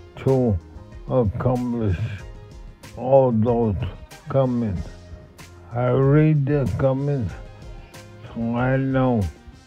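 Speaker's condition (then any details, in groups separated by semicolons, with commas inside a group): Multiple sclerosis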